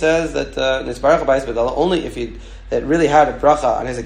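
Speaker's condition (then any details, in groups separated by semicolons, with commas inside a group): No condition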